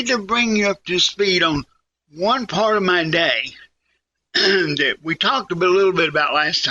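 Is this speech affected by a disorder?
Yes: cerebral palsy; can still talk.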